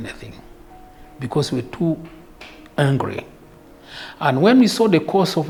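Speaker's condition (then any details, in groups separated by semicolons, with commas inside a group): No condition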